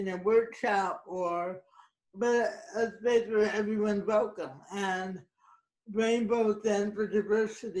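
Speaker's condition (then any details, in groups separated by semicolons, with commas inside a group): Cerebral palsy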